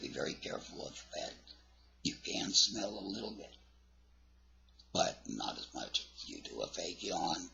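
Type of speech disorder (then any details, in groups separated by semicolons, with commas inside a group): Speech with a voice prosthesis; laryngectomy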